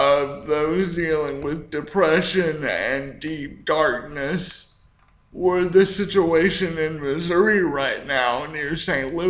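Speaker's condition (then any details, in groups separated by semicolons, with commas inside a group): Cerebral palsy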